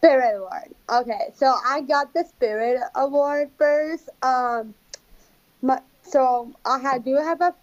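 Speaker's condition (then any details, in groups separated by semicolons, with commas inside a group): Down syndrome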